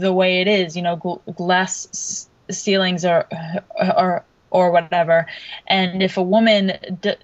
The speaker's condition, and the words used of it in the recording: Stuttering. I, even though I still stutter, I have physical tools that have been so ingrained in my mind that I would stutter a lot more.